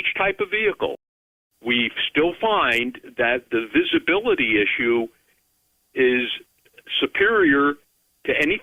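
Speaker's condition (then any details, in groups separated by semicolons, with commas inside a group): No condition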